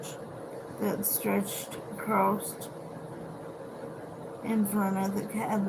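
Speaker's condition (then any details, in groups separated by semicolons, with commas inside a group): Cerebral palsy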